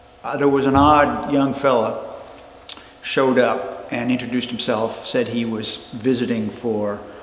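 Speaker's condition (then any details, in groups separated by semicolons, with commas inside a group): No condition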